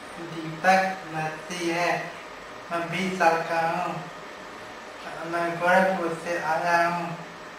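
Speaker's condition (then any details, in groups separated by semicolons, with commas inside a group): Cerebral palsy; severe, multilevel orthopaedic surgery, right hand grasp impaired; three years post-surgery, walks with little support or stick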